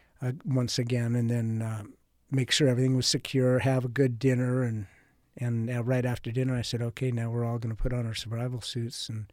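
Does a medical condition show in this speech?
No.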